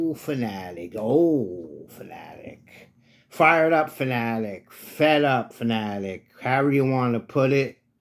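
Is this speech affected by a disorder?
No.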